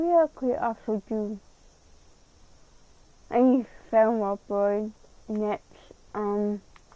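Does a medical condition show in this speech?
Yes: cerebral palsy.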